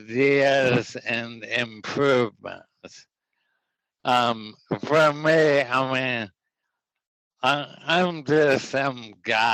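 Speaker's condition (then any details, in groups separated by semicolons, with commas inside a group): ALS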